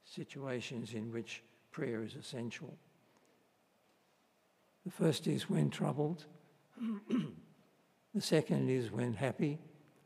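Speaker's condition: Parkinson's disease; voice may crack

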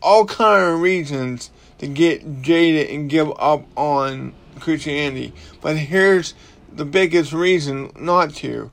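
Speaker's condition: Cerebral palsy; ongoing, not healed

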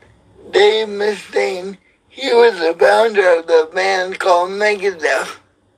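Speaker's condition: Cerebral palsy; wheelchair user

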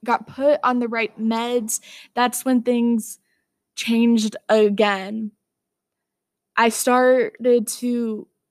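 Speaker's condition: Stuttering; childhood stutter, school speech therapy from first or second grade through high school, later private therapist; stutter persists, not cured; knew techniques but did not use them, fear of speaking once paralyzing; prolonged sounds

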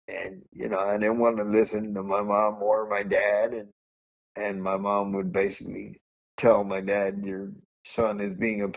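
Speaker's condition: Cerebral palsy; see and hear

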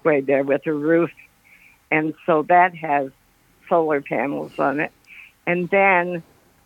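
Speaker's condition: Parkinson's; recent onset

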